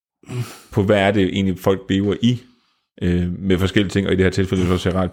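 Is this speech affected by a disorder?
No.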